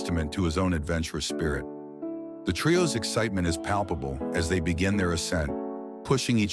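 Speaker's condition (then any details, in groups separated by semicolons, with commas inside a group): No condition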